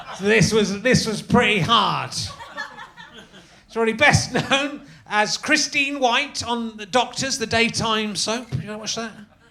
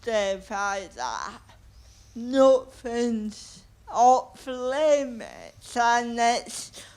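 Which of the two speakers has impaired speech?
The second: cerebral palsy; birth oxygen deprivation; listeners need a couple minutes to tune in.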